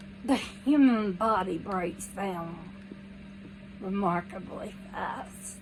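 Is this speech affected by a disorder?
Yes: cerebral palsy.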